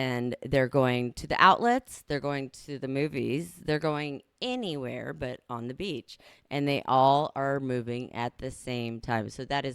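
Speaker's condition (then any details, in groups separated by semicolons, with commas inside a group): No condition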